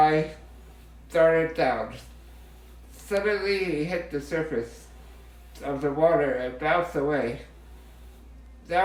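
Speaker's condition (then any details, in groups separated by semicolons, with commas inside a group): Muscular dystrophy, Duchenne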